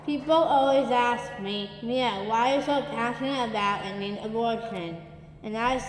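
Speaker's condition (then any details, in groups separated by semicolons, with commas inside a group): Down syndrome; speech therapy from infancy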